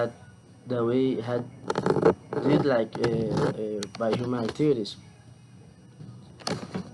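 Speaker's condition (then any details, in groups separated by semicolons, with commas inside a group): No condition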